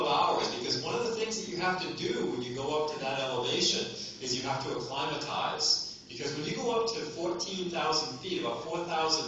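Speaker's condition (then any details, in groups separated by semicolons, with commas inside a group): No condition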